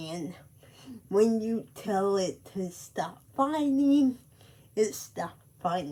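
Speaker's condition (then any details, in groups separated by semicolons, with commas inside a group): Cerebral palsy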